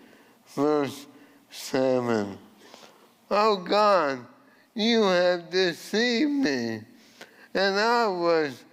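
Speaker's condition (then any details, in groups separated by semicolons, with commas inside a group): ALS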